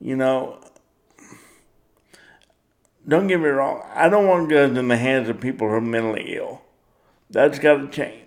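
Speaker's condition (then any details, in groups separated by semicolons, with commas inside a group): Cerebral palsy; power wheelchair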